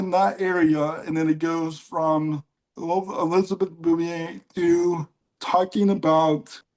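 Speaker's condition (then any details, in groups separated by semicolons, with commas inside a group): Cerebral palsy; mild case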